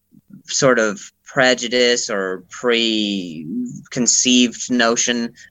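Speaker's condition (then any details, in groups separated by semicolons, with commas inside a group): Stutter; severe early in comedy career, much improved since; heckled for it, now much better, works on word economy, slow voice; prolonged sounds, blocks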